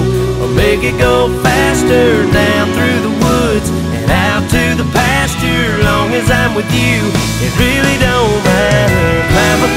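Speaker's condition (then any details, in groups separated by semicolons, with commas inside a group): No condition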